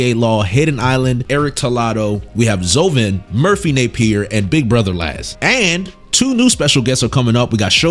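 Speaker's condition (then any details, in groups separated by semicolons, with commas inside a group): No condition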